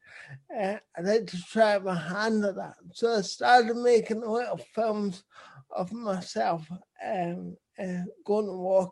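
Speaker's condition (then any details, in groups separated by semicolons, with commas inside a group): Cerebral palsy; visible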